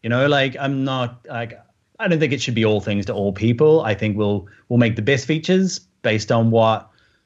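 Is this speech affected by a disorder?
No.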